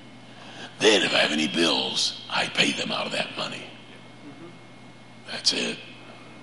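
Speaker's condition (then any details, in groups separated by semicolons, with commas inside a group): Laryngeal cancer; no spread on MRI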